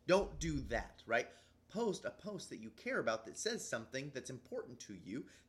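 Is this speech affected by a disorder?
No.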